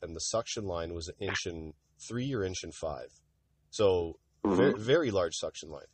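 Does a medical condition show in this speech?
No.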